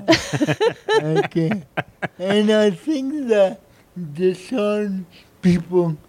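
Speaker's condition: Cerebral palsy; from birth, brain injury disrupting messages between brain and body, therapy in childhood

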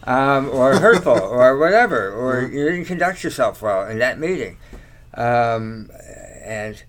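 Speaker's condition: Tongue cancer surgery; slight slur, talks okay

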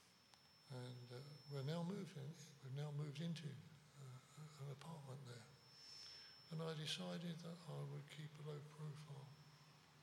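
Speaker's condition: Parkinson's; voice lost to Parkinson's; uses microphone to be heard; voice greatly weakened, needs microphone to be heard

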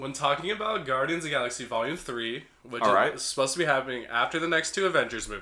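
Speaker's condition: No condition

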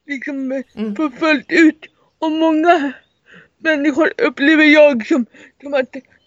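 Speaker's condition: Cerebral palsy, severe

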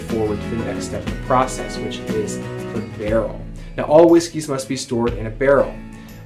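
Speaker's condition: No condition

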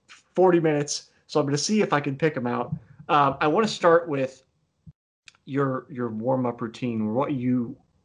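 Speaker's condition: No condition

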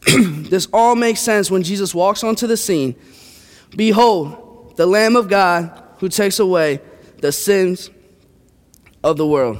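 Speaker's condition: No condition

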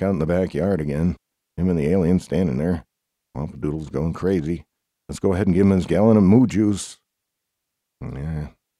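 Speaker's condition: No condition

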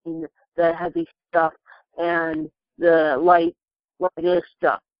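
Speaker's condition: Cerebral palsy; can type but very slowly

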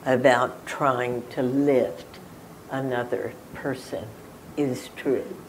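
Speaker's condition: Spasmodic dysphonia; injections into throat at Adam's apple every 4 months, ongoing

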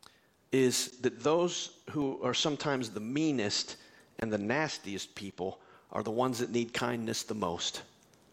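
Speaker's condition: No condition

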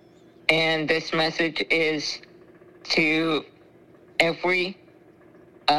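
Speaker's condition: Spinal muscular atrophy; congenital, ventilator

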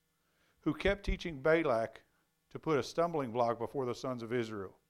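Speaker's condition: No condition

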